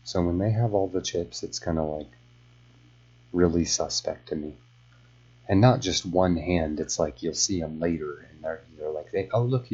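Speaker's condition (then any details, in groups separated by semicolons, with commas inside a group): No condition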